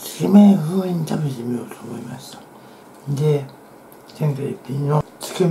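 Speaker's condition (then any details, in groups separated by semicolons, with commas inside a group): Tongue cancer, partial glossectomy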